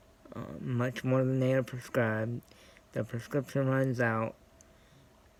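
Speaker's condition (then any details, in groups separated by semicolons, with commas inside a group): Cerebral palsy; scoliosis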